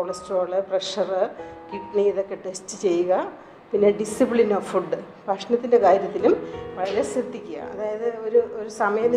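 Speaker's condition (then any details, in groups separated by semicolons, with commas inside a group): No condition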